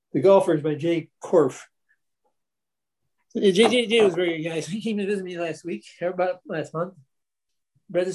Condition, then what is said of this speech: Parkinson's disease. And you shared with me that it has impacted your speech, which I mentioned at the beginning of our interview time together.